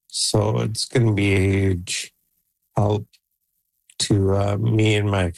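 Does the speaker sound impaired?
Yes: ALS; age 48, Neuralink N1 brain implant via Toronto Western Hospital trial, voice banked with 11 Labs; N1 implant received in May, about 3 months ago, controls computer with thoughts; voice deteriorating, expects soon to lose ability to talk, plans AI voice via Neuralink.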